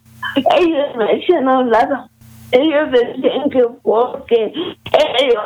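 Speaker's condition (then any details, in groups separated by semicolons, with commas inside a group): Cerebral palsy; premature, negligent right knee tumor surgery cut tendons, only crawled at 18 months, diagnosed age 18-19; some difficulty speaking, still able to speak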